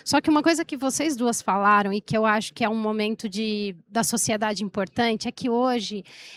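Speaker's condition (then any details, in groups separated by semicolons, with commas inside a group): No condition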